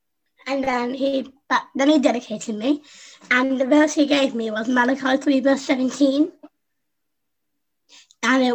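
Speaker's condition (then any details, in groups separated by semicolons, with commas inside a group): Down syndrome; adult woman, 25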